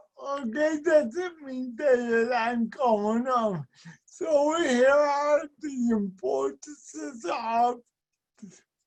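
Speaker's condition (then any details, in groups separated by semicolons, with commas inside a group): Speech and mobility impairment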